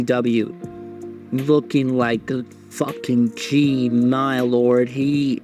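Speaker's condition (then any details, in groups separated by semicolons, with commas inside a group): No condition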